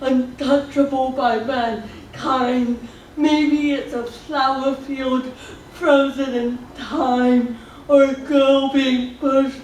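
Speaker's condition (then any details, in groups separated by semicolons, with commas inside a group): Cerebral palsy; speech slightly off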